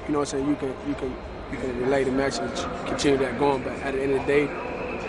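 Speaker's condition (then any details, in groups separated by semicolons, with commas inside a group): No condition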